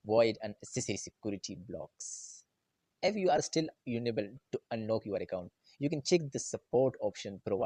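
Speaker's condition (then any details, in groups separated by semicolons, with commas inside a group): No condition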